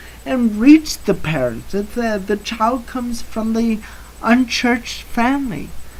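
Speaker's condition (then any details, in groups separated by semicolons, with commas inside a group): Cerebral palsy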